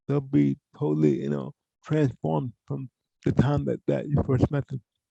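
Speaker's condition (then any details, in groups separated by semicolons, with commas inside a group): Cerebral palsy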